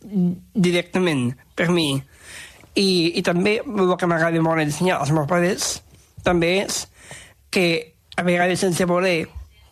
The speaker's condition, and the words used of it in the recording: Down syndrome. Perquè, clar, jo soc molt parlador.